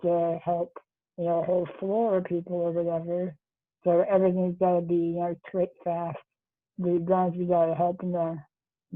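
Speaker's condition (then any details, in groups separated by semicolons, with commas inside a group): Duchenne muscular dystrophy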